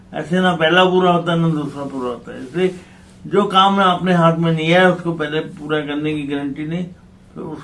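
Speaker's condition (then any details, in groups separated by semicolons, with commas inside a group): Cerebral palsy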